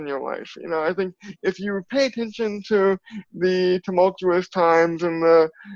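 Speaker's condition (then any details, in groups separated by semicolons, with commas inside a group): Cerebral palsy; from birth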